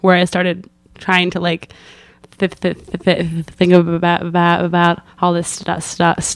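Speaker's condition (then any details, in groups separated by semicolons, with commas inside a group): Stuttering; therapy over past 3 years: fluency shaping, stuttering modification, voluntary stuttering, subway talks with strangers; stuttering during recording, long repetitive stutter, pauses and takes a breath; big blocks, stops and exhales during blocks, often anticipates stutter before words; repeated sounds, prolonged sounds, blocks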